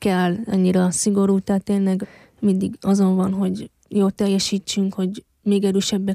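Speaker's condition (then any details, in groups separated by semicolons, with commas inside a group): Hearing loss since infancy; congenital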